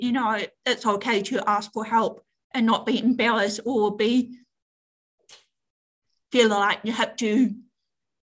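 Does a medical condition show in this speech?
Yes: deafness; cochlear implant with audio cable for Zoom and team meetings.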